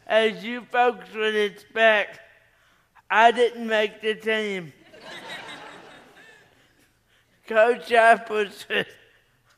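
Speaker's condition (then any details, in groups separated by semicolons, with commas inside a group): Cerebral palsy; arm paralysis with muscle contraction, uses left hand only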